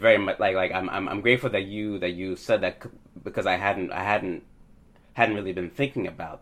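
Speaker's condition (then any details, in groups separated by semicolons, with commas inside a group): Stuttering; onset at age 4 or 5, considered without cure, lifelong; age 36, about 31 years since onset; stutter less evident when singing, stutters articulating saxophone notes, especially on downbeats with others; repeated sounds, repeated words, blocks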